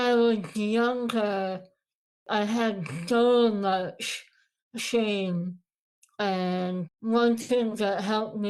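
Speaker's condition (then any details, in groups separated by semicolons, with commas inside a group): Moebius syndrome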